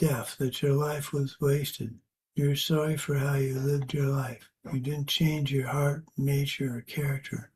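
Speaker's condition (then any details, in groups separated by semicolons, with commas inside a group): Parkinson's; age 73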